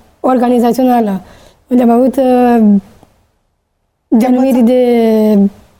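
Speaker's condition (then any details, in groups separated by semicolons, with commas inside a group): Down syndrome; Trisomy 21, genetic, from birth, definitive diagnosis at age 5, small stature, physical and cognitive delay; about 32 years old; late speech onset, started speaking around 3.5 years to 3 years 8 months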